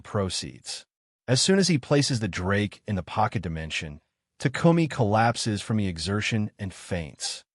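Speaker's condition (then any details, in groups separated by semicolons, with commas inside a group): No condition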